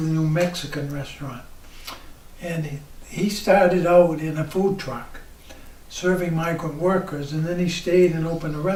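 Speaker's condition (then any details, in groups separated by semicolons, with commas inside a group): ALS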